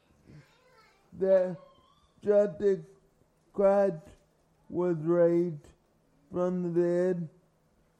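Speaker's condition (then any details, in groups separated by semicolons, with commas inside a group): Cerebral palsy; carried everywhere by parents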